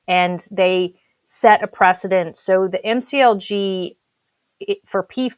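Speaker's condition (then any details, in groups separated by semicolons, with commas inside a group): No condition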